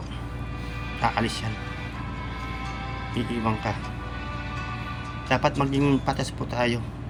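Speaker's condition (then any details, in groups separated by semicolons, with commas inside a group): No condition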